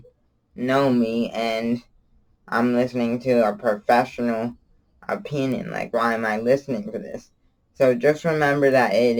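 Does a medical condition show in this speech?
Yes: cerebral palsy; from birth, wheelchair user.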